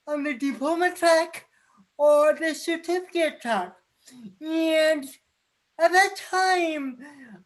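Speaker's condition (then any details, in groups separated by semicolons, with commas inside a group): Cerebral palsy; from birth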